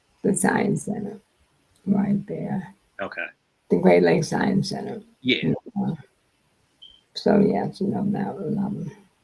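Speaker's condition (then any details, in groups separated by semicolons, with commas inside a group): Multiple sclerosis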